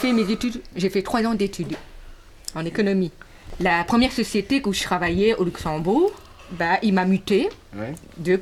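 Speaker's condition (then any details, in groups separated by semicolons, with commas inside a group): Deafness with cochlear implant; profound deafness, hearing aid, then progressive total hearing loss, cochlear implant operated at age 14; hears again and captures sounds with cochlear implant; oral speech forced by parents who refused sign language, effort to articulate clearly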